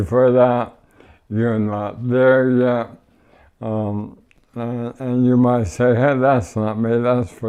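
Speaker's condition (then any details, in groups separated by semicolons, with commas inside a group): ALS; no tracheostomy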